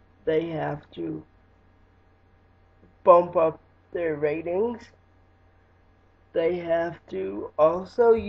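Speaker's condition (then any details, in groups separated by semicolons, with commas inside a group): Cerebral palsy; lifelong, wheelchair user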